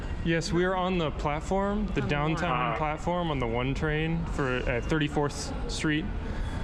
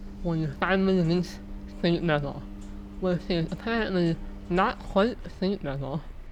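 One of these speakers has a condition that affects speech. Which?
The second: muscular dystrophy.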